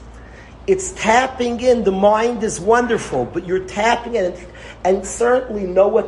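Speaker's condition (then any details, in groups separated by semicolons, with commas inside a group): No condition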